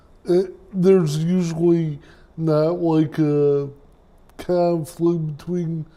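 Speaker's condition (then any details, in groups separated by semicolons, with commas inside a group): Cerebral palsy; speech impairment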